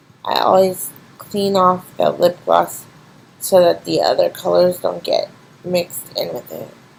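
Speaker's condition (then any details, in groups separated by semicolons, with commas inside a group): Cerebral palsy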